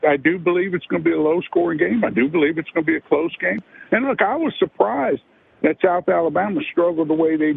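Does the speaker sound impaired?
No.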